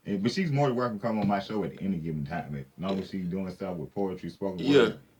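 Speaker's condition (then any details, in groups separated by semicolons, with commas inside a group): No condition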